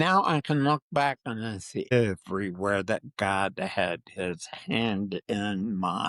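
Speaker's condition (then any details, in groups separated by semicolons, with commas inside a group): Parkinson's disease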